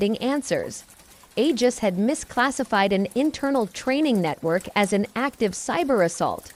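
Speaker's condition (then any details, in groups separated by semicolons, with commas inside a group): No condition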